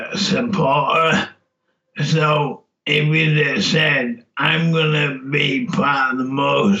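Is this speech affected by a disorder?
Yes: motor neurone disease; speech change noticeable by time of diagnosis, frailer with weight loss then; cannot speak well.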